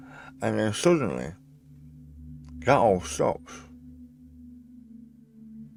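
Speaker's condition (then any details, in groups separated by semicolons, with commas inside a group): Tongue cancer surgery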